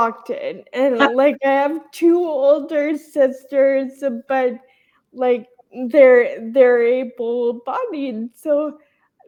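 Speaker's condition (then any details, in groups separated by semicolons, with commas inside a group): Traumatic brain injury; still slows things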